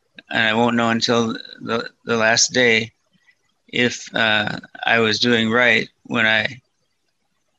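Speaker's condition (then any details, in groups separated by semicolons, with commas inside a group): Parkinson's disease, mild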